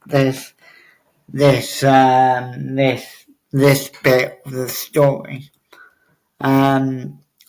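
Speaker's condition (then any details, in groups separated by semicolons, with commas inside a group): Cerebral palsy; wheelchair user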